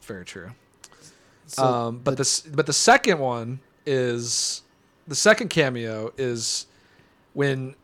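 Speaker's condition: No condition

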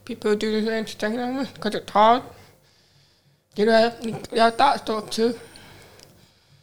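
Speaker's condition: Profound deafness, cochlear implant; signs to deaf people

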